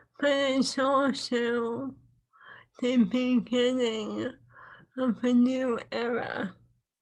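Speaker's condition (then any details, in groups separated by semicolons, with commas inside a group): ALS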